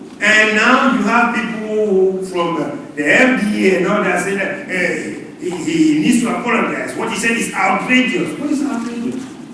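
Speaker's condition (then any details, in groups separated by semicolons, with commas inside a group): No condition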